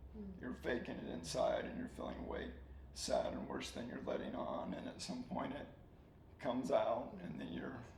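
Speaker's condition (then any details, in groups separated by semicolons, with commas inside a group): ALS; slow-progressing form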